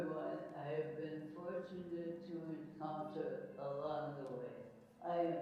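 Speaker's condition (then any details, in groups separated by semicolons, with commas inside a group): ALS; speech and swallowing changes present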